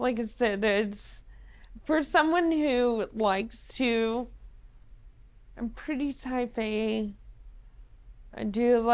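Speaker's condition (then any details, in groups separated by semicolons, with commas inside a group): ALS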